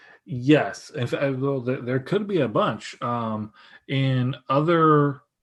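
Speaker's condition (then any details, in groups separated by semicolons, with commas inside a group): No condition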